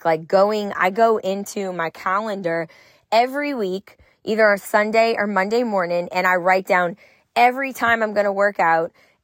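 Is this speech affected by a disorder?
No.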